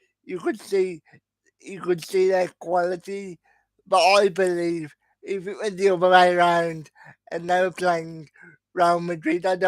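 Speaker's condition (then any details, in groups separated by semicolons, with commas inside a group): Cerebral palsy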